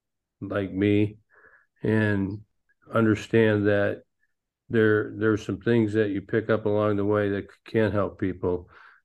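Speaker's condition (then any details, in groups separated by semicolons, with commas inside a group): Parkinson's disease; pickleball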